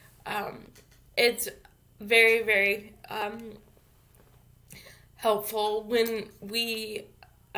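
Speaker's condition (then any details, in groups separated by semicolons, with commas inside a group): Cerebral palsy; infant ventilator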